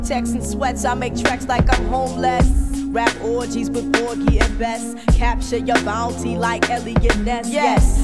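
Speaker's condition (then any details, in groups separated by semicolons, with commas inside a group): No condition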